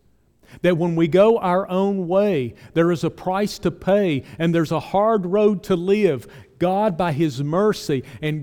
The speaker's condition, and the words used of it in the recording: None; typical speech.